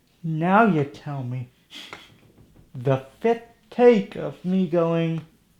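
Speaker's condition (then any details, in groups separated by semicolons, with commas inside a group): Cerebral palsy; from birth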